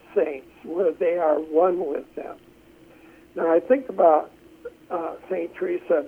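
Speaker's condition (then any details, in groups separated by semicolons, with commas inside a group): Essential tremor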